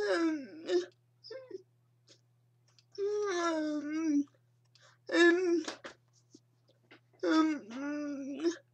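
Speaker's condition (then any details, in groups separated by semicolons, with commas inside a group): Cerebral palsy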